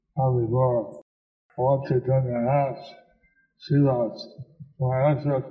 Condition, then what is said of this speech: Stroke. In 2008, I had a stroke, and so half my face is paralyzed.